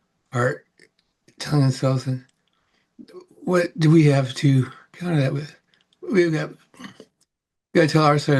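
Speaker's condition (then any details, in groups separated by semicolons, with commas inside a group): Parkinson's; about 18 years since onset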